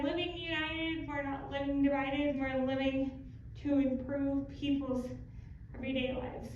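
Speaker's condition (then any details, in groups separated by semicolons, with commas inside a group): Cerebral palsy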